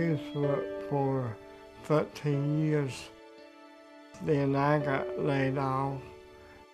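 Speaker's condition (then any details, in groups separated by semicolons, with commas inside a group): Mild cerebral palsy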